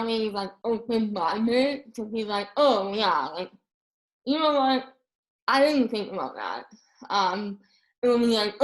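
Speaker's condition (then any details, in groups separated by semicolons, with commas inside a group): Moebius syndrome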